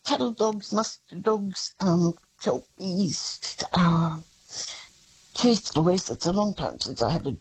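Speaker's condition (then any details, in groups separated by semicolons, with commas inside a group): Parkinson's; Parkinson's voice, holding up tonight, unsure of getting questions out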